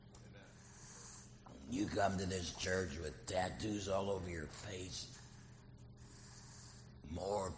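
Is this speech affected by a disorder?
Yes: laryngectomy, voice prosthesis; artificial voice via prosthesis, like a kazoo, earlier could barely whisper, voice much better now.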